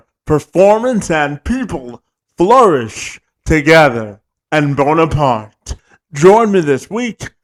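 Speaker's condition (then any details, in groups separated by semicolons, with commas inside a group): Cerebral palsy; severe, cannot walk unassisted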